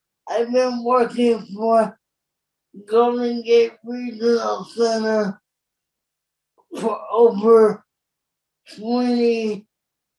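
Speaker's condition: Cerebral palsy; born very premature

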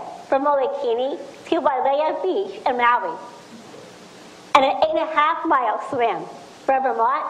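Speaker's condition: Down syndrome; extra chromosome; speech problems

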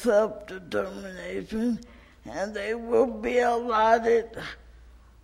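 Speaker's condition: Cerebral palsy; cerebral palsy from birth, did not get needed physical therapy in childhood; adult, wheelchair user, lives independently without 24-hour support

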